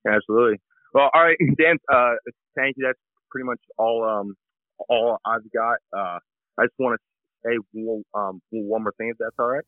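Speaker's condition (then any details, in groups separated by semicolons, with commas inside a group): Stutter; self-described as severe; stutter present during live call-in; apologizes for stuttering during call; repeated sounds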